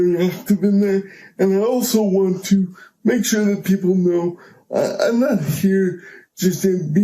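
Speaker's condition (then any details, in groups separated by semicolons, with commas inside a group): Cerebral palsy; power wheelchair user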